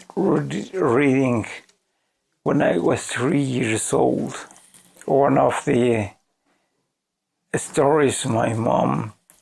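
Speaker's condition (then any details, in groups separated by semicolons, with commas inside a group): ALS; voice severely damaged, hard to understand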